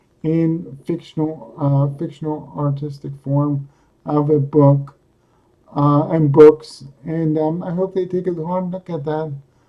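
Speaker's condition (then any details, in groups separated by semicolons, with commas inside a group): Cerebral palsy; speaks coherently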